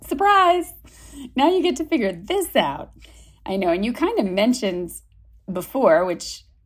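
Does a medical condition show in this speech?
No.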